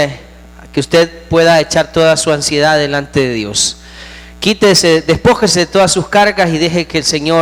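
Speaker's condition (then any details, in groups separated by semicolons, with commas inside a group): No condition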